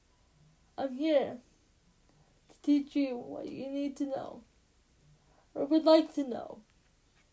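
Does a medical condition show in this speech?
Yes: cerebral palsy; trouble getting words out, speaking only two words at a time.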